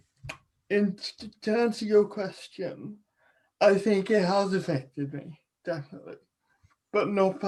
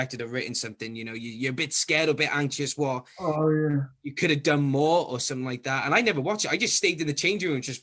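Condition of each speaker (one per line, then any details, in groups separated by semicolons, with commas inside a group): Cerebral palsy; predicted would not talk, childhood speech disordered, deemed unable to speak
No condition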